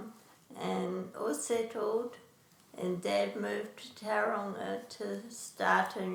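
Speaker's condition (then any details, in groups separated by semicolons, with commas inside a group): Traumatic brain injury; car crash; nine years since injury, coma, wheelchair one year, residential rehab; relearned talking, speech and language therapy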